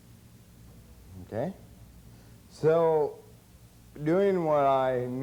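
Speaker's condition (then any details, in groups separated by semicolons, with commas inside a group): Cerebral palsy; since birth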